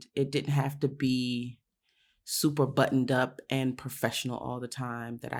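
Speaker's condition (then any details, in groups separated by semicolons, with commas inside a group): No condition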